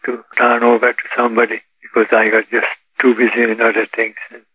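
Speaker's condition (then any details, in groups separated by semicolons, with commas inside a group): Parkinson's disease; Parkinson's detected about 8 years ago, now 84, daily yoga practice and 3-mile walks credited; symptoms reportedly undetectable by others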